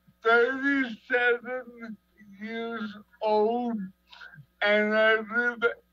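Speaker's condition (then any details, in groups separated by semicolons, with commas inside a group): Cerebral palsy; 37 years, long-term care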